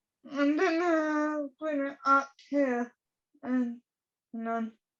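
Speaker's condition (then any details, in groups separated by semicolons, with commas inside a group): Cerebral palsy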